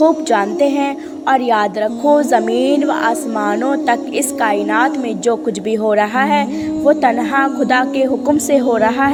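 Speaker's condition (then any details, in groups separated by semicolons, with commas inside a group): No condition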